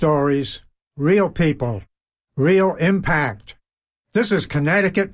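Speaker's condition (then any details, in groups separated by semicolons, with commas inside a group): No condition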